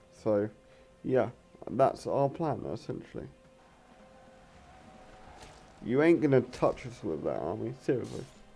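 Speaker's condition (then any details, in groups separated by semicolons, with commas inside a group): Cerebral palsy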